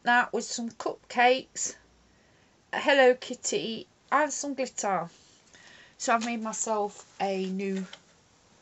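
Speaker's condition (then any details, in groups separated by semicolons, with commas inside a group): No condition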